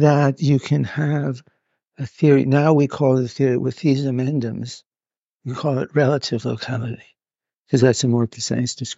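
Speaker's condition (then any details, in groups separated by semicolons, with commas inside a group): Parkinson's; hidden in early stages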